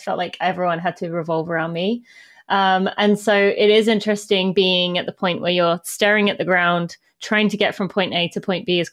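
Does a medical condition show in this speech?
No.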